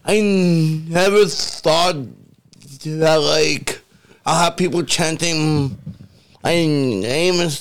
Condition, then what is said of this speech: Stuttering. Doing mushrooms to not cure my stutter, so I have to use my stutter.